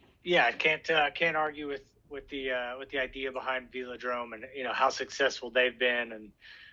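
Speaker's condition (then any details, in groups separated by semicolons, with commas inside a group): No condition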